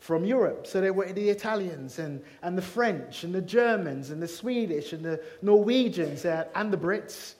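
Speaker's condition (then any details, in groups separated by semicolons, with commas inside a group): No condition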